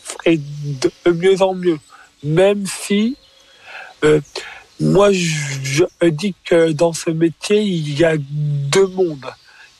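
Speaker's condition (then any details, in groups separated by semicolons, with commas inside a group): Stuttering; stuttering since age 4, diagnosed at 4, psychiatrist first misdiagnosed Gilles de la Tourette; stuttering comedian performing on stage, says stuttering never a handicap, never suffered from it; audible stutter, once praised after first show for playing a stutterer well; repeated sounds, prolonged sounds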